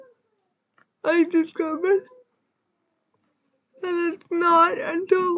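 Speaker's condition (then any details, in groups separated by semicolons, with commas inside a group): Cerebral palsy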